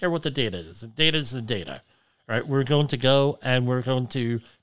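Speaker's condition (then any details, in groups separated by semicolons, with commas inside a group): Cleft lip and palate; implied much improved now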